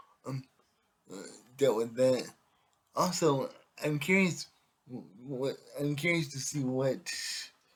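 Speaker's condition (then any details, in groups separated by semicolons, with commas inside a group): Cerebral palsy; affects all muscles; able to speak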